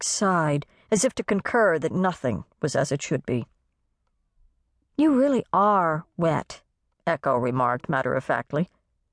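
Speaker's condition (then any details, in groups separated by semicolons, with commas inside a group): No condition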